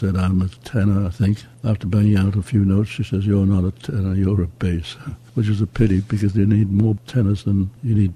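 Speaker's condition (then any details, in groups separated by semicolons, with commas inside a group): Parkinson's disease; age 85, somewhat slowed by Parkinson's; voice muted, closely mic'd for interview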